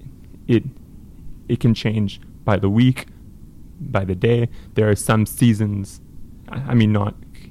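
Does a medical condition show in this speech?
Yes: stuttering; persisting into adulthood, no cure, managed, no family history, past blocks up to 30 seconds; always stutters, varies by day and week, no clear pattern, retimes breaths, Israeli Zoom support group; more when nervous, less when angry, tends not to block when singing, uncoordinated breathing contributes; here prolonged sounds, blocks.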